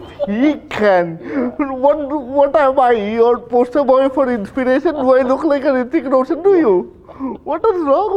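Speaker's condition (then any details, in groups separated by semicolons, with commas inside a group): Cerebral palsy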